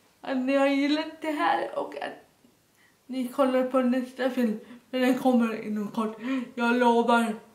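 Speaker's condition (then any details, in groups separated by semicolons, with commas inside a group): Dyskinetic cerebral palsy, severe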